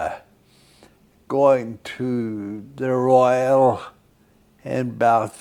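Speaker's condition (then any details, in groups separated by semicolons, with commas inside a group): Friedreich's ataxia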